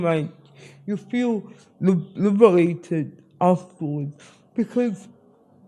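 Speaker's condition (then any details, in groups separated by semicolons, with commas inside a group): Spastic cerebral palsy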